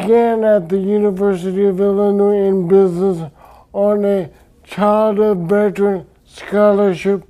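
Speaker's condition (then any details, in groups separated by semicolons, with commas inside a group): Traumatic brain injury; severe head injury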